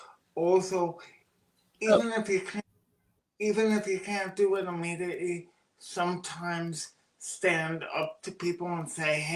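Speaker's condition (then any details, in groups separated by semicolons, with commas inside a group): Cerebral palsy; birth oxygen deprivation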